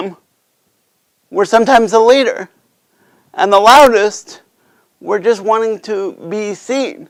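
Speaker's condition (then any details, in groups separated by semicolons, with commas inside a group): Cerebral palsy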